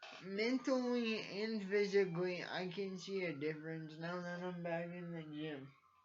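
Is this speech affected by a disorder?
Yes: cerebral palsy; from birth, uses wheelchair.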